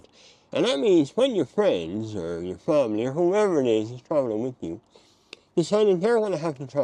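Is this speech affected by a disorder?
Yes: mouth cancer; speech changed by cancer.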